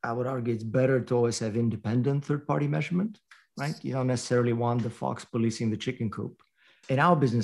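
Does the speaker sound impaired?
No.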